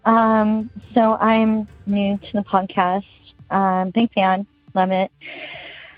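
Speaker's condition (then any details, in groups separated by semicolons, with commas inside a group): Bilateral cleft lip and palate; congenital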